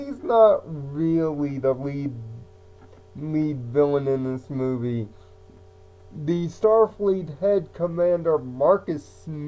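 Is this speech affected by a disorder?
Yes: cerebral palsy.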